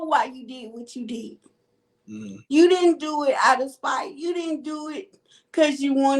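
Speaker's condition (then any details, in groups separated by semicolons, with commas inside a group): Cerebral palsy; quadriplegic type, all four limbs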